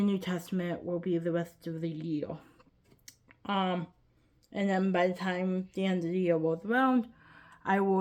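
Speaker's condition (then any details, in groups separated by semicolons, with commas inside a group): Cerebral palsy, quadriplegic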